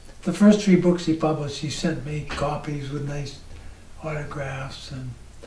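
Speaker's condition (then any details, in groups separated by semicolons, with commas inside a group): ALS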